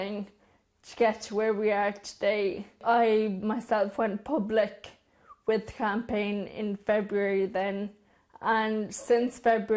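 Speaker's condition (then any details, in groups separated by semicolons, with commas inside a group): Friedreich's ataxia; affects coordination, muscle strength and movement; drug treatment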